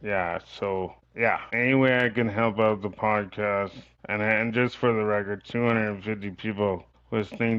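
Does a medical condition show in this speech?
Yes: cerebral palsy; from birth.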